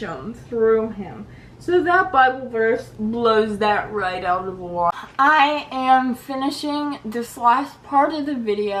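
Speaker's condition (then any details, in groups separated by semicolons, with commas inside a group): Cerebral palsy diplegia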